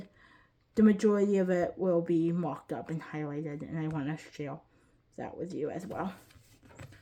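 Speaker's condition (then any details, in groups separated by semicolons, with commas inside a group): Cerebral palsy, quadriplegic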